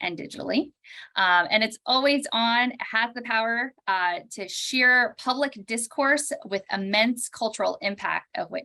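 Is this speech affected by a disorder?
No.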